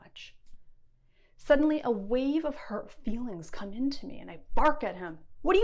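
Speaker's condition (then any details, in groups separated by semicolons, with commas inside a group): No condition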